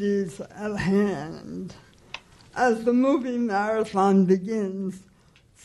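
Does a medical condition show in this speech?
Yes: cerebral palsy.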